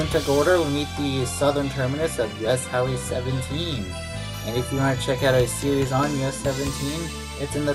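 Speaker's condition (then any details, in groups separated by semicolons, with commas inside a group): No condition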